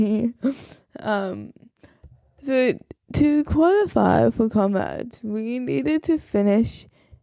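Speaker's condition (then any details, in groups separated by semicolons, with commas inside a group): Cerebral palsy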